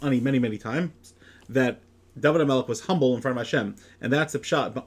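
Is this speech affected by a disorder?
No.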